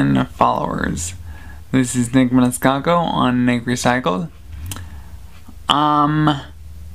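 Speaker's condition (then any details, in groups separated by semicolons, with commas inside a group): Traumatic brain injury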